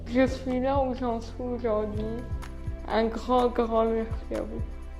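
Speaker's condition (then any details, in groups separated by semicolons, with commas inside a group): Cerebral palsy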